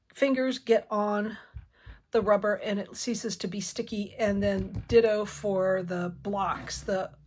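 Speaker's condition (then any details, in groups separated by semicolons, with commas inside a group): No condition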